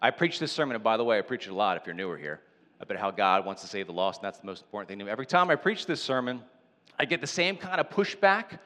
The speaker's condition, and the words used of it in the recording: No condition.